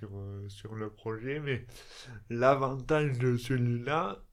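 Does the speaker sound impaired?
Yes: dystonia; neurological, affects fine motor skills and speech, speech therapy until age 18, judo since age 3 to compensate; elocution difficulties.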